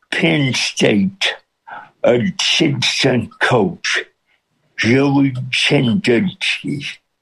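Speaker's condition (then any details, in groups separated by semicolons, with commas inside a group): Cerebral palsy with speech impediment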